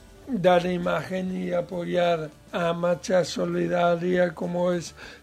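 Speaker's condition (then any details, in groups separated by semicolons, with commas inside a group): Cerebral palsy; mild, lesser degree of disability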